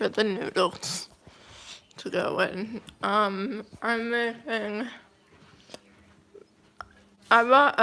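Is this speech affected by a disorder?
Yes: cerebral palsy, mild.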